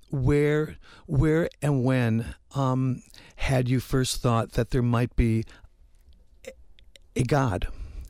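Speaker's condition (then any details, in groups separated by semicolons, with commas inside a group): Stutter, mild; self-described little stutter, noticeable to listeners; repeated sounds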